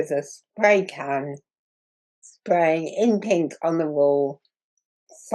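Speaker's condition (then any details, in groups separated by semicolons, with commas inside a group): Muscular dystrophy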